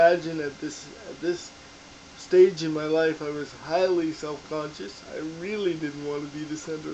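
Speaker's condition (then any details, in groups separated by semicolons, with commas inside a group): Cerebral palsy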